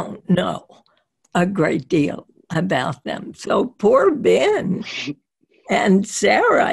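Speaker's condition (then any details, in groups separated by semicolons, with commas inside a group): Spasmodic dysphonia; voice progressively slower over time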